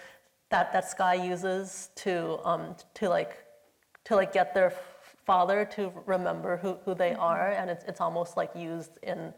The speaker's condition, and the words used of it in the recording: Stuttering. I had a stutter when I was like in high school, and sometimes I still have it.